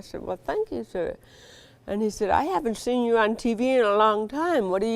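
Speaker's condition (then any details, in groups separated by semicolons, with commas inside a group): Cerebral palsy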